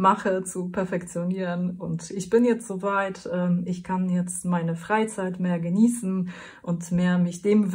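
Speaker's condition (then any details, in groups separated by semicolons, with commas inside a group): No condition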